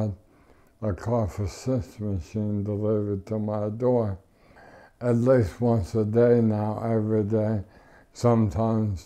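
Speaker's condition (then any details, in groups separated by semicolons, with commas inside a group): ALS; mucus once blocked airway, could not breathe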